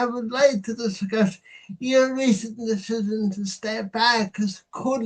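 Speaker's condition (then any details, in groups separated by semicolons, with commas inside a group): Cerebral palsy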